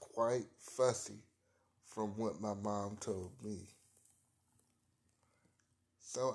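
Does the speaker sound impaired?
Yes: cerebral palsy; spastic quadriparesis, present from birth, wheelchair user, unable to walk; about 30 years since birth.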